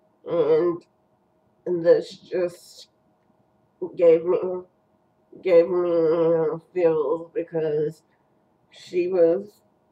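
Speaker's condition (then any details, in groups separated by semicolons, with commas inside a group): Cerebral palsy; first word not said quite right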